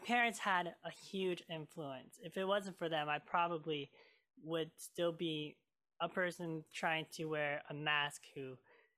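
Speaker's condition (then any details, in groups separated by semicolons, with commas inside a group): Cleft lip and palate; cleft made eating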